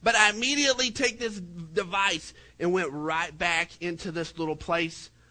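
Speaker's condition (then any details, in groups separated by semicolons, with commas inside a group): No condition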